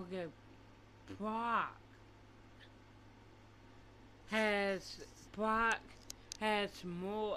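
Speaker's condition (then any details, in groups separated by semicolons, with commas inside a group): Mild cerebral palsy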